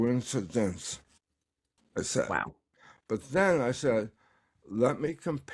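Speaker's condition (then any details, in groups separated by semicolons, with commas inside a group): Tongue cancer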